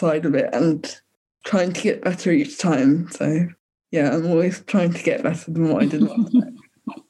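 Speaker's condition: Cerebral palsy; affects arm and leg movement

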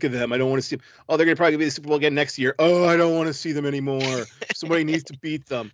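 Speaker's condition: No condition

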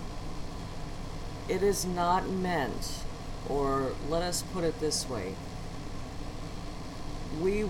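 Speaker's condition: No condition

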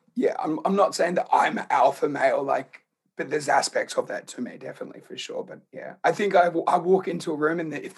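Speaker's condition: Laryngeal cancer; HPV-related, in voice box, onset age 27-28, earlier neck fusion surgery with tubes past larynx; croaky voice, speaks at low tone, hard to project voice

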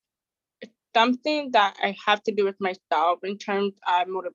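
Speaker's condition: Deafness; has a disability

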